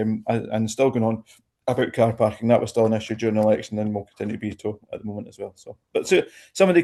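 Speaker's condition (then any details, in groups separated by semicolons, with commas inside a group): No condition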